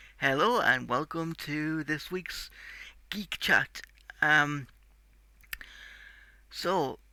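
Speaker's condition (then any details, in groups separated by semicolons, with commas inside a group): Cerebral palsy; tight muscles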